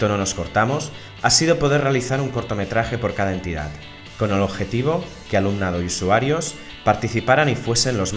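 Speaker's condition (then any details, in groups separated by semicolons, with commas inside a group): No condition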